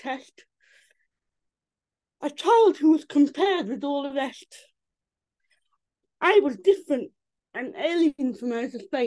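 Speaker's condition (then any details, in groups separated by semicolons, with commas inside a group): Cerebral palsy; from birth, affects limbs and neck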